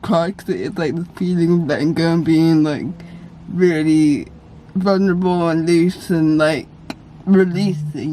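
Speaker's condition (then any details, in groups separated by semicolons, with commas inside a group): Cerebral palsy; cerebral palsy, brain trauma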